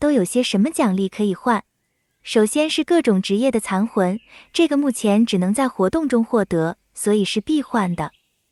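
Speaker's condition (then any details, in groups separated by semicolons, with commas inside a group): No condition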